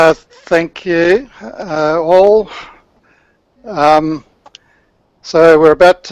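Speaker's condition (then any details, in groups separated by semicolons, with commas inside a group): No condition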